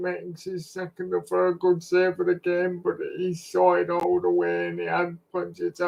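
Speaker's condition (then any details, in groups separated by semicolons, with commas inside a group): Cerebral palsy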